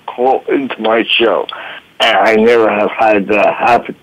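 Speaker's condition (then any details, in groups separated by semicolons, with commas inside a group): Voice box damage from tracheostomy; fire at 30, medic's trach tube damaged voice box, traumatic brain injury, 1-2 week coma; lasting physical voice challenge from damaged voice box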